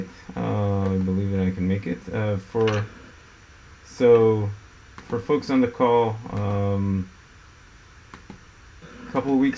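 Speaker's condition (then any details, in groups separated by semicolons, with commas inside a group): No condition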